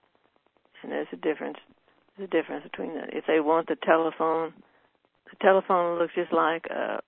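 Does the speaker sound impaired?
Yes: Parkinson's disease; tremor in right hand, stiff right fingers; using AO scanner technology, reports feeling better; shaky voice, voice getting better.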